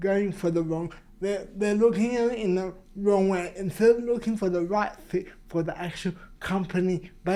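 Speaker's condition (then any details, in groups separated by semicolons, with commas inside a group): Cerebral palsy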